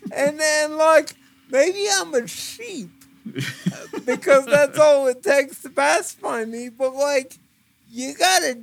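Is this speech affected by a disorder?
Yes: cerebral palsy; eyes appear to look up as if about to pass out when thinking or talking.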